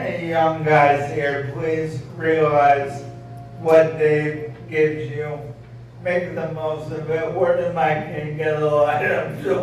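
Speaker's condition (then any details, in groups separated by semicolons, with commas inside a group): ALS; voice sounds impaired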